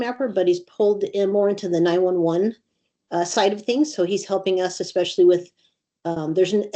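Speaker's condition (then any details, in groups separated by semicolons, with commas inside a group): No condition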